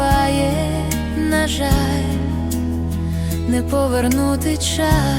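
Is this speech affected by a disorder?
No.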